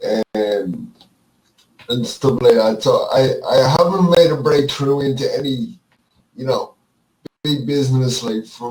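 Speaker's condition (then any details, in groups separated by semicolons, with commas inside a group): Cerebral palsy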